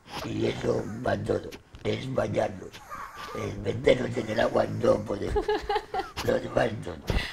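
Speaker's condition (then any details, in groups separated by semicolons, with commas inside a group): Laryngectomy; laryngectomy for laryngeal cancer; talking and eating after laryngectomy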